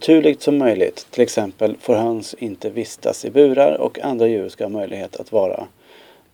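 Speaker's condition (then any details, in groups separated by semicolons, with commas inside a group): No condition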